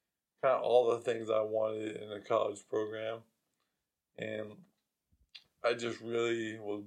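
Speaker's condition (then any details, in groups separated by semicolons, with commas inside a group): ALS; progressive weakness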